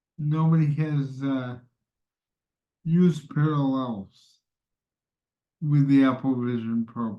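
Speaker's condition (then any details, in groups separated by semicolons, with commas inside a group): Cerebral palsy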